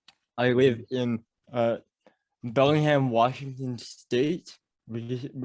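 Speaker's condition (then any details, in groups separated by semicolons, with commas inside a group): Cerebral palsy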